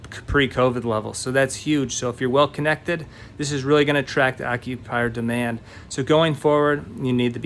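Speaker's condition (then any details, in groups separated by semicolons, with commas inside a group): No condition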